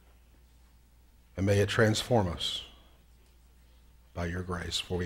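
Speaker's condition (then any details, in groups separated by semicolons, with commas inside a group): No condition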